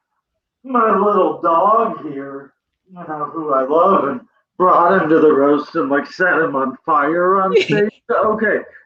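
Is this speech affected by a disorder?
Yes: cerebral palsy; present from birth.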